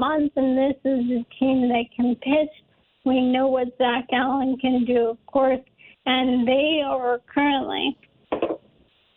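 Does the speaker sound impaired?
Yes: ALS; diagnosed a while back.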